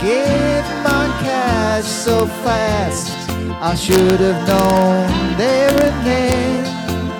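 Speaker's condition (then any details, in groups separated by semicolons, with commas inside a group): No condition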